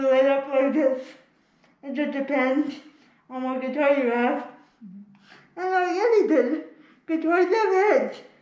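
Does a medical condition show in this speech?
Yes: spastic cerebral palsy; can speak.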